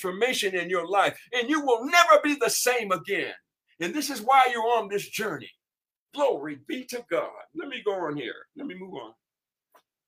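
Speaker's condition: No condition

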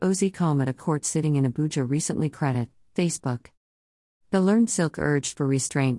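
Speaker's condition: No condition

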